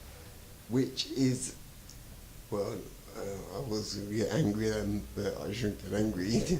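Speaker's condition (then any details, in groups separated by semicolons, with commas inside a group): Traumatic brain injury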